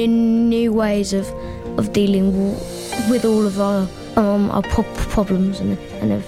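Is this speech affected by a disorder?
Yes: stammer; childhood stammer, aged 11, attending Michael Palin Centre since about age 6 or 7; here repeated sounds, repeated words.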